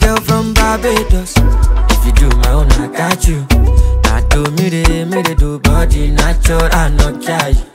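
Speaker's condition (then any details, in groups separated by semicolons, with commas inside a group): No condition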